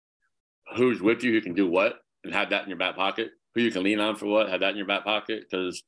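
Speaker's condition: Cleft palate, severe

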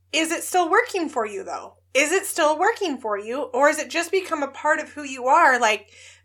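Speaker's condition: No condition

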